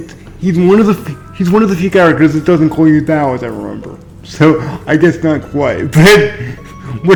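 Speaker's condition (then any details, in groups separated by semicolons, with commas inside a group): Cerebral palsy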